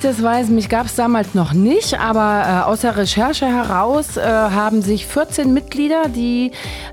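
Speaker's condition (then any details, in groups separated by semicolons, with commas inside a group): No condition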